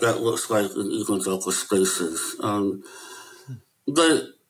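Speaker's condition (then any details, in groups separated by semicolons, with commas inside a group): Möbius syndrome; affects hearing and eyesight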